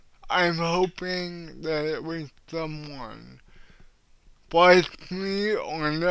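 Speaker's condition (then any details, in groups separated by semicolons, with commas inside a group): Cerebral palsy; cannot walk, uses wheelchair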